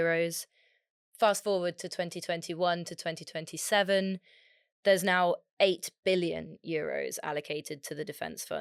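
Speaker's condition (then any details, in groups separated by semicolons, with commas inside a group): No condition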